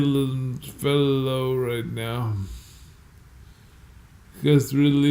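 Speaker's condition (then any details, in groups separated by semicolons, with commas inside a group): Multiple sclerosis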